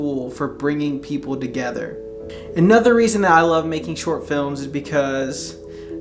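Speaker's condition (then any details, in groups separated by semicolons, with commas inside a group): No condition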